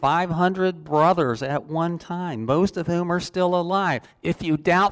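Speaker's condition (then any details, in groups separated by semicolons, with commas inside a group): No condition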